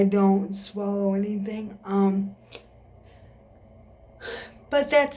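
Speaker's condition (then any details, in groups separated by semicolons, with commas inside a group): Cerebral palsy; occasional swallowing problems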